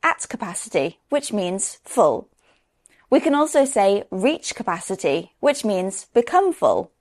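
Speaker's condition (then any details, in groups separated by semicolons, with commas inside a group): No condition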